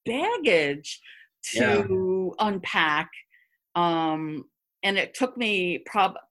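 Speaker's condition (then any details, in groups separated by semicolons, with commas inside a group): Stuttering; childhood-onset stuttering, no childhood therapy, covert over 30 years, unconscious word switching, open since 2007 Albany NSA chapter; stutters openly, tells people about stuttering, no longer switching words; mostly repetitions, occasional blocks; prolonged sounds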